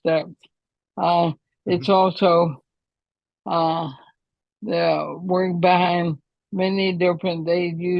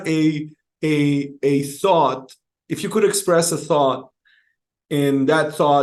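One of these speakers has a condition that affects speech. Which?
The first: ALS; progressive paralysis including breathing muscles; pauses for breath while speaking, may be hard to understand.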